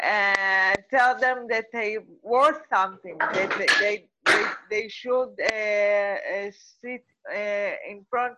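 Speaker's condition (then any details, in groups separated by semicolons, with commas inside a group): Cerebral palsy; uses a wheelchair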